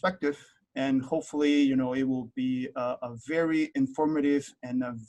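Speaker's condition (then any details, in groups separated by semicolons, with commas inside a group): No condition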